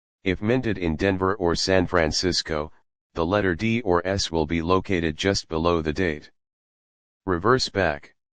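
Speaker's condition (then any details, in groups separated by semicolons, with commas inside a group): No condition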